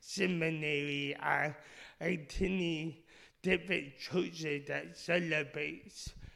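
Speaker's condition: Speech impediment; initially misdiagnosed

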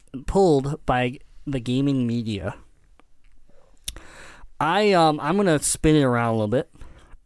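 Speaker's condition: Cleft palate; multiple surgeries in childhood, kept home from school while healing

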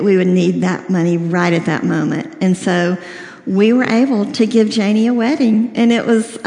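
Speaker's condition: Cleft lip and palate, severe

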